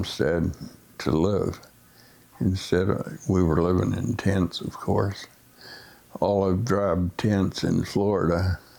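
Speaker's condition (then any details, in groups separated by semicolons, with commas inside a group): Essential tremor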